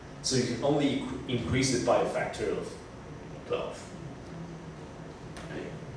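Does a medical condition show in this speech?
No.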